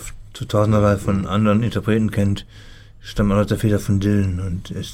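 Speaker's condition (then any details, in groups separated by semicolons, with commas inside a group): Parkinson's disease; impaired fine motor skills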